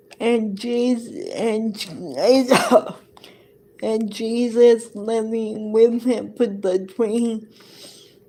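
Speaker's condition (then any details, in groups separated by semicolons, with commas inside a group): Cerebral palsy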